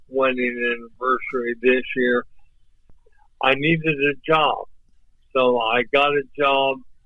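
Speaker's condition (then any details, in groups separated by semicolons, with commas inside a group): ALS; voice off but clear and understandable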